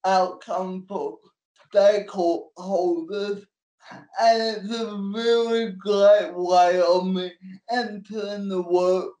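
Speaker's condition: Cerebral palsy; cerebral palsy since birth

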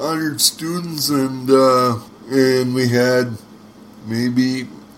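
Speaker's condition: Spastic cerebral palsy; uses wheelchair

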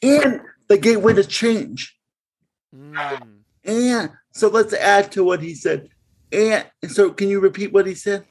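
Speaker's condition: Cerebral palsy; since birth

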